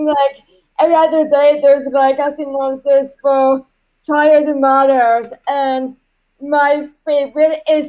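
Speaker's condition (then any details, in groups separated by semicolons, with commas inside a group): Cerebral palsy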